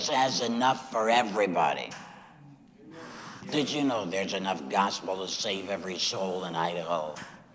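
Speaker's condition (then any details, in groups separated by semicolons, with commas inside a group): Laryngectomy after throat cancer; voice box removed, voice prosthesis placed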